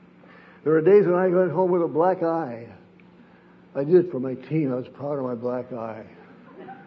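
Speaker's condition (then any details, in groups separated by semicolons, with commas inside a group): Parkinson's disease; sleep disrupted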